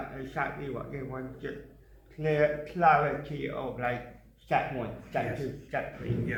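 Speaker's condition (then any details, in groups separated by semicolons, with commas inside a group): Cerebral palsy; mild, ataxic type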